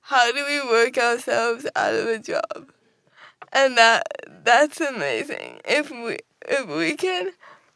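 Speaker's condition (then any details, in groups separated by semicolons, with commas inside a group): Cerebral palsy; cerebral palsy diagnosed at 11 months, wheelchair user since diagnosis, visible impairment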